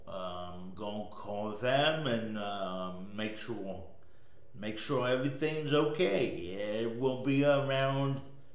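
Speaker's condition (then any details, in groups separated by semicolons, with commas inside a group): Cerebral palsy; present from birth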